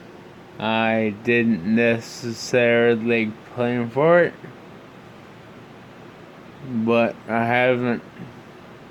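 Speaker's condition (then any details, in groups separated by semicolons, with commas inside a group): Brain injury (brain shearing); tracheostomy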